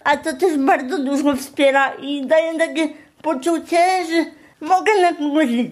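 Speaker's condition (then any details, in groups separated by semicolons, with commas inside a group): Spastic quadriplegic cerebral palsy; from birth, wheelchair user since birth; moves only when pushed in wheelchair by another person, relies on personal assistants incl. patrycja nieckarz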